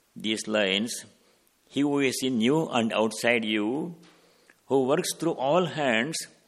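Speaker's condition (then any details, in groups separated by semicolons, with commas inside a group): No condition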